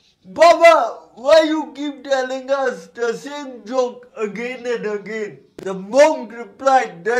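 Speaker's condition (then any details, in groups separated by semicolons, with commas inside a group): Cerebral palsy; present from birth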